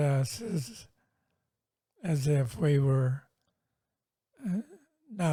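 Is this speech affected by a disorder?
Yes: multiple sclerosis.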